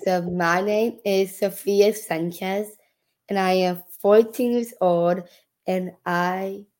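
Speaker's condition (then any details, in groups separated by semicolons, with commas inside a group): Down syndrome; prenatal diagnosis at 20-week ultrasound, chromosomal disorder; age 14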